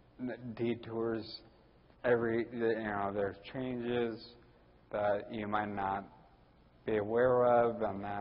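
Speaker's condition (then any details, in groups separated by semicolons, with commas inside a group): Ataxia; Friedreich's ataxia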